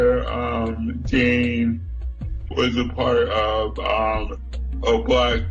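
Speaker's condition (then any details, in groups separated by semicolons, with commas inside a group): Cerebral palsy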